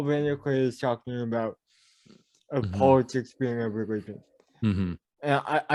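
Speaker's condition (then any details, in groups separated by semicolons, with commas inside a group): Cerebral palsy; mild speech impediment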